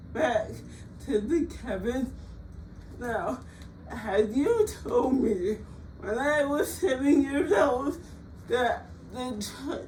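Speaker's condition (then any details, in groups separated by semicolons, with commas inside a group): Cerebral palsy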